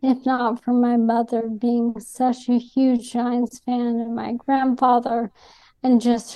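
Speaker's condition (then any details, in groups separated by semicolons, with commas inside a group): ALS; diagnosed within about past year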